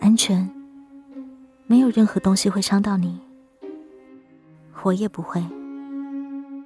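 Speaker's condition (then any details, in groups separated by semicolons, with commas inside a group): No condition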